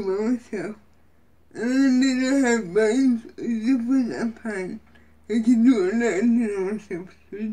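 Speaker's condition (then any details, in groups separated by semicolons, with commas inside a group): Cerebral palsy; wheelchair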